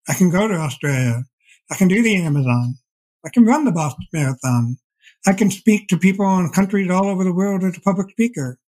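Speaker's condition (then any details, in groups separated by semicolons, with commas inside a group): Deafblindness; progressive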